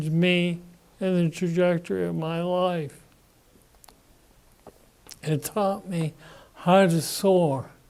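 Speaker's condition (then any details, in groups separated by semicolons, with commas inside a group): Parkinson's disease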